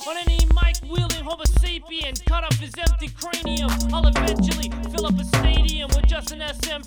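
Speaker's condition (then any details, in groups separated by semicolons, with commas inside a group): No condition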